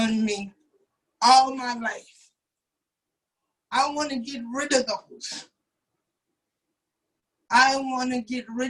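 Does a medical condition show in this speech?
Yes: cerebral palsy; uses wheelchair.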